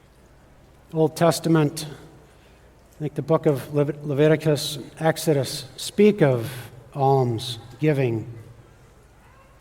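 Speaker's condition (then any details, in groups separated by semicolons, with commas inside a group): No condition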